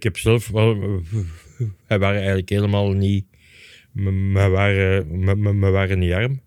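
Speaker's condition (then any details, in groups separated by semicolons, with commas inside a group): Stuttering; stutter since youth, returned after electric shock from stripping live cable, resuscitated, large part of tongue missing; publicly known, occasionally a hindrance, tongue loss causing few complaints, reading aloud stopped at entrance exam; repeated sounds, prolonged sounds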